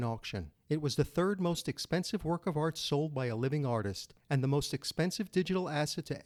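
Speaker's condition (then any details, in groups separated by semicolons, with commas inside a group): No condition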